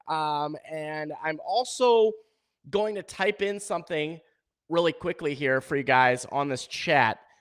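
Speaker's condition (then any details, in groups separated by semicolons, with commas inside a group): No condition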